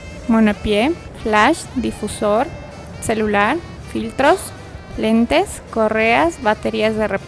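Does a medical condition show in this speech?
No.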